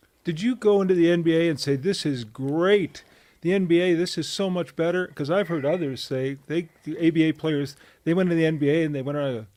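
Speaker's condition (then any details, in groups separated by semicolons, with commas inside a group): No condition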